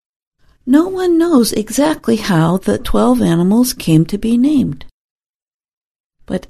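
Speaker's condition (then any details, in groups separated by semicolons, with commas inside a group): No condition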